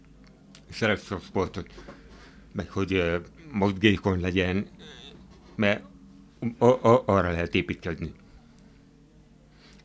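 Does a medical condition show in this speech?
Yes: hard of hearing; hearing aid use.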